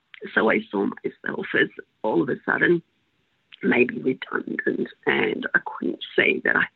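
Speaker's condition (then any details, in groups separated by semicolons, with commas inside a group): Spasmodic dysphonia; persistent with treatment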